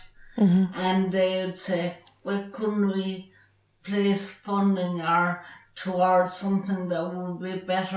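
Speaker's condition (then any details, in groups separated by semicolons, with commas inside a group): Traumatic brain injury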